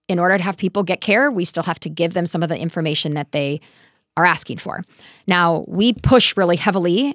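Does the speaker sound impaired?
No.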